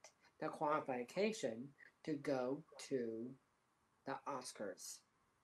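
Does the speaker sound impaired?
Yes: Down syndrome; disability since childhood.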